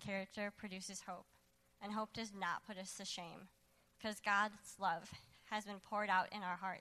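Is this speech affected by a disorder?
Yes: cleft lip and palate; congenital cleft lip and palate.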